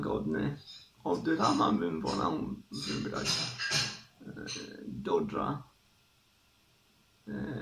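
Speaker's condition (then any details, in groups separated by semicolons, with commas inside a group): Cerebral palsy; uses wheelchair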